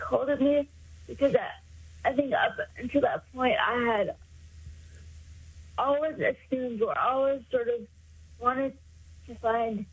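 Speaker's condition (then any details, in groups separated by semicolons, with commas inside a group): Cerebral palsy; uses power wheelchair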